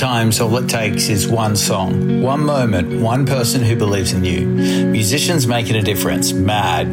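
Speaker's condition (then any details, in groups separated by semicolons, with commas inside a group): No condition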